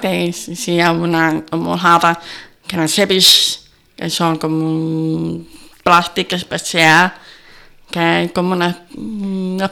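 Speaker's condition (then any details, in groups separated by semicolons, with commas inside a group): Deafness from birth, congenital; communicates by lip reading since always; intonation different from hearing speakers, may not be understood well, host finds speech understandable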